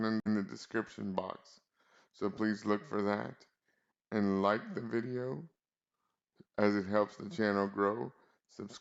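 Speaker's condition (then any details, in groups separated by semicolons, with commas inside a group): Cerebral palsy; spastic quadriplegia, relies on caregivers; 46 years old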